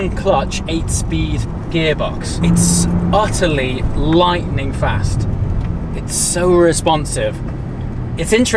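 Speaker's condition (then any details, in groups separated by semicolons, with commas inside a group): No condition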